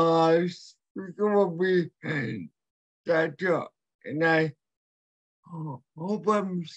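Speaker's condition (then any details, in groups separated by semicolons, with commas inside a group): Cerebral palsy; hearing impaired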